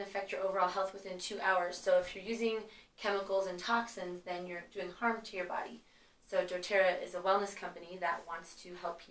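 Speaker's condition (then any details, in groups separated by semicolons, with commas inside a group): No condition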